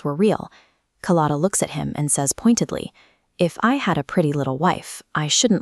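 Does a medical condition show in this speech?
No.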